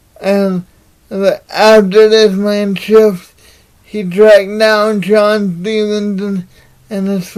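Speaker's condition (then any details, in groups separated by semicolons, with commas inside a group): Cerebral palsy; unable to walk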